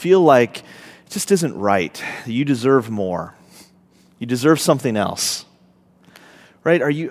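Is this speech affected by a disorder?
No.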